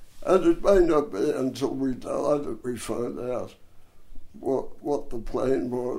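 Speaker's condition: Dystonia and cerebral palsy; hard-to-diagnose

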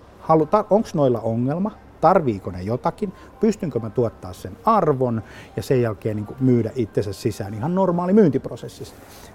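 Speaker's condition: No condition

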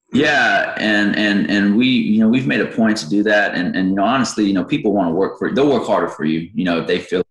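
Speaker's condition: No condition

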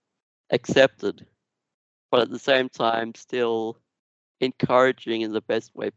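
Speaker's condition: Duchenne muscular dystrophy; genetic, progressive

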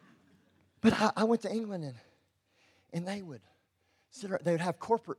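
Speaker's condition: Cleft lip and palate; preaches publicly, has preached in over 50 nations

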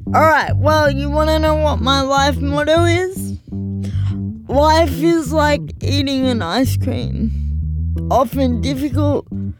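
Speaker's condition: Cerebral palsy; types slowly with two pointer fingers

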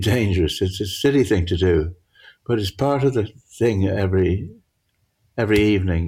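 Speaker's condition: Parkinson's; difficulty judging near and far

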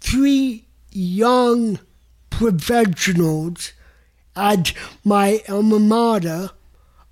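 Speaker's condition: Cerebral palsy; extensive speech therapy

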